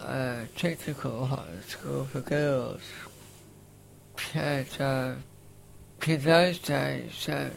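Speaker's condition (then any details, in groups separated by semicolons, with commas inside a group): Facioscapulohumeral muscular dystrophy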